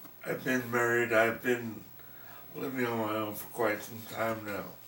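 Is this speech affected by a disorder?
Yes: brain injury; accident; years after accident at 18.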